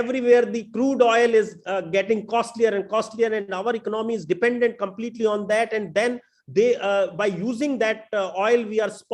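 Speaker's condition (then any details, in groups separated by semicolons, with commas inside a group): No condition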